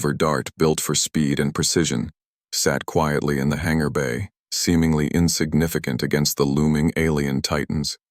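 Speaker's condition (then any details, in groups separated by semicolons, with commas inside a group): No condition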